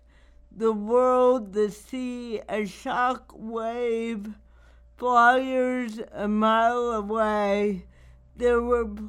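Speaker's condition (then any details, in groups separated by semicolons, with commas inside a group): Cerebral palsy; especially without yoga or exercise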